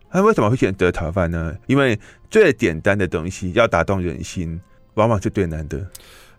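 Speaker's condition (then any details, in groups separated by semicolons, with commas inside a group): Hearing impairment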